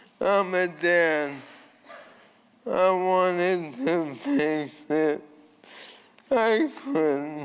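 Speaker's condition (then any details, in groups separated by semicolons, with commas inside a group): ALS; voice changed from earlier resonant voice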